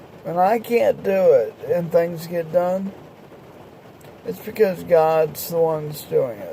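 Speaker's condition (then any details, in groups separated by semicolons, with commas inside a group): Multiple sclerosis, progressive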